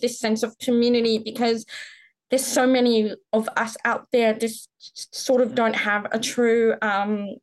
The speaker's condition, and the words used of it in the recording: Deafness. People assume that I'm hearing because they find that my speech is pretty good.